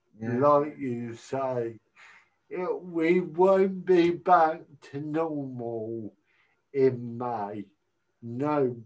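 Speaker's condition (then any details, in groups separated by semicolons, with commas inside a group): Cerebral palsy; speech sounds unusual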